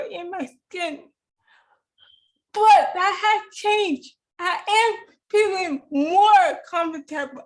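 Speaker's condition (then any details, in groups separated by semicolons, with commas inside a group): Cerebral palsy; affects hand, hand tremor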